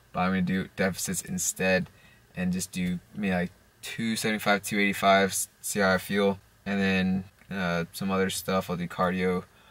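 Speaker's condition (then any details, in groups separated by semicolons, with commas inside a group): No condition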